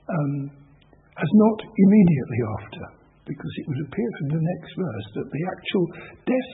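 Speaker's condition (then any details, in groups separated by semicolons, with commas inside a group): No condition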